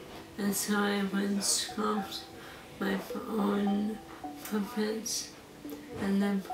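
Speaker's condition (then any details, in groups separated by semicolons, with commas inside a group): ALS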